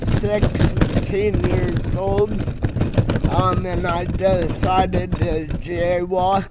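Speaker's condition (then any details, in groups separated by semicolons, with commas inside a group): Multiple sclerosis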